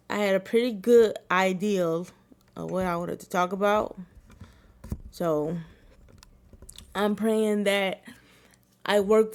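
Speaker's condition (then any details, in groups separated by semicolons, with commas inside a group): Cerebral palsy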